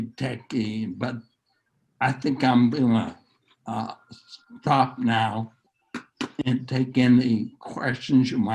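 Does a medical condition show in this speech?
Yes: neurological disease.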